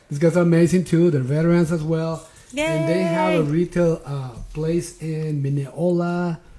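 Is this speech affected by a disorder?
No.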